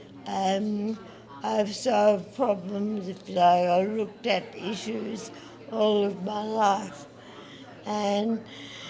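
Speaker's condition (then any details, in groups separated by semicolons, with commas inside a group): Acquired brain injury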